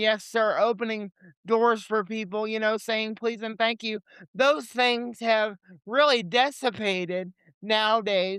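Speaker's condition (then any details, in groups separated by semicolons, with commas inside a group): Cerebral palsy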